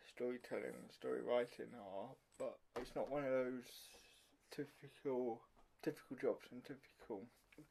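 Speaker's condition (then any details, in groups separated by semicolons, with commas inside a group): Cerebral palsy, mild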